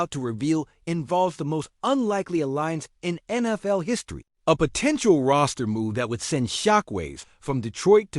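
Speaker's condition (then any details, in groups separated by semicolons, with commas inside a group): No condition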